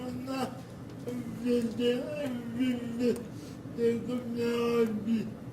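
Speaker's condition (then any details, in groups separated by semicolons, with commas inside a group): Cerebral palsy; severe, cannot walk, feed or dress self; dysarthric, reduced lung capacity, prolonged talking effortful, speech recognition failed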